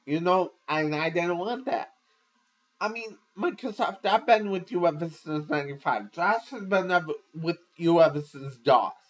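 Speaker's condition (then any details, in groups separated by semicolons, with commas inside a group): Cerebral palsy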